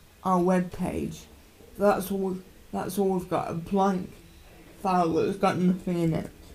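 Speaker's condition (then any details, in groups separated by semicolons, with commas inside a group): Cerebral palsy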